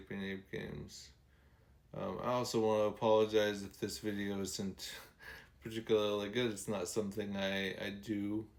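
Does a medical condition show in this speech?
Yes: ALS.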